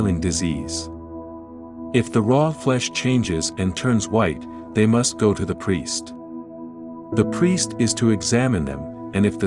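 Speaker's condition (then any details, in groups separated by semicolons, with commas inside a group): No condition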